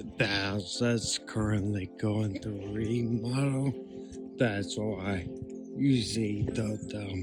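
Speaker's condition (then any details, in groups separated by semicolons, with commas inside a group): Ataxia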